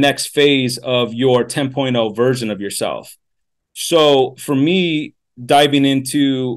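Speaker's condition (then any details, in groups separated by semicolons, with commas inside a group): No condition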